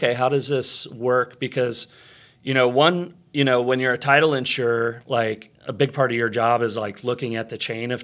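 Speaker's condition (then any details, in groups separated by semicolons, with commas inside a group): No condition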